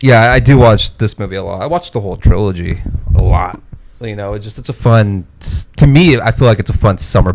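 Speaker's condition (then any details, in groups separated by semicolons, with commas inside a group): No condition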